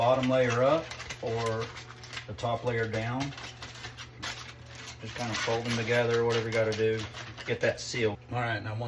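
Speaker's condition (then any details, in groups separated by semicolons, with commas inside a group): No condition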